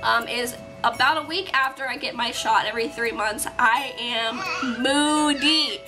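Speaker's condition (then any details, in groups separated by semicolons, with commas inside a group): No condition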